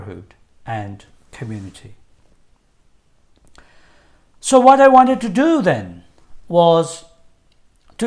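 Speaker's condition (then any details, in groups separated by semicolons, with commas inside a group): No condition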